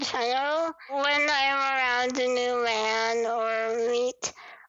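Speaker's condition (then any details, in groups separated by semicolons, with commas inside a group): Spinal muscular atrophy; movement disorder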